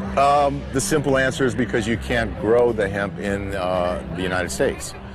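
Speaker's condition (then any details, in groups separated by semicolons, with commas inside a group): No condition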